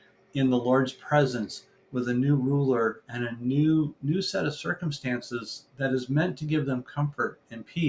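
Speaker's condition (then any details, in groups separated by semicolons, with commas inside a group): No condition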